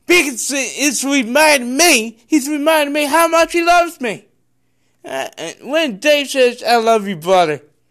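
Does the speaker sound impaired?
Yes: cerebral palsy; congenital cerebral palsy, no known medical cause.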